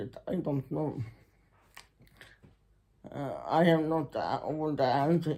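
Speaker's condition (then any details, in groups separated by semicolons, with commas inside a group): Muscular Parkinson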